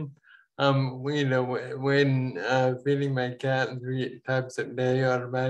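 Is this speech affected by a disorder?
Yes: ataxia; falls.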